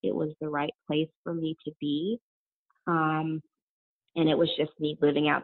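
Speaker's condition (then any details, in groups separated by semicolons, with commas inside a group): No condition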